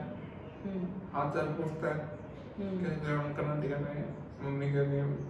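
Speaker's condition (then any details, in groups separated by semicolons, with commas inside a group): Cerebral palsy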